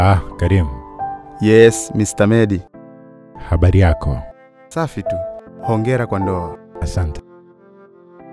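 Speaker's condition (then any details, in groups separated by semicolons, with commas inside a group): No condition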